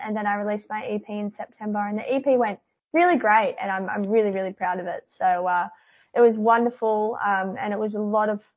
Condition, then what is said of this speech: Cleft palate. So I'm singing and I have the closure and I'm able to project with ease and I'm able to sing and have more control.